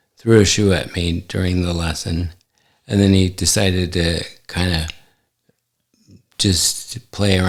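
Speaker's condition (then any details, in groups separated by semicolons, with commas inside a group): ALS; affects hand function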